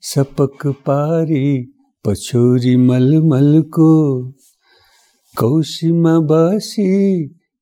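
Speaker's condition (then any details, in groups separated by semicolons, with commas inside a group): Parkinson's disease; small steps hard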